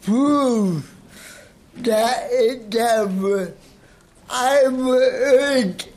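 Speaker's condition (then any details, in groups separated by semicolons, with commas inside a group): Cerebral palsy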